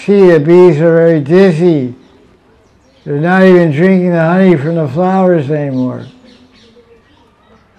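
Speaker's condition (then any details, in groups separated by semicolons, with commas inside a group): Deafness; self-reported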